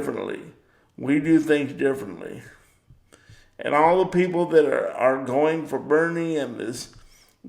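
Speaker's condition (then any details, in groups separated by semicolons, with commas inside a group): Cerebral palsy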